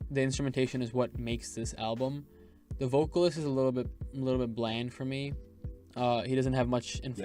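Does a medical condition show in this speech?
No.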